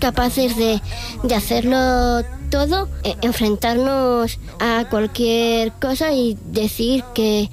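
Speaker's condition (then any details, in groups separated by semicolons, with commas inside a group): Down syndrome; member of Down Navarra debate team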